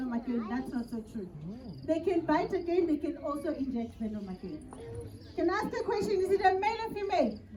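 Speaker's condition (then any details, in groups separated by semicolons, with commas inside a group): No condition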